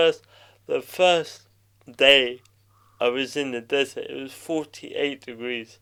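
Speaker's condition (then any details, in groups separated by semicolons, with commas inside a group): Cerebral palsy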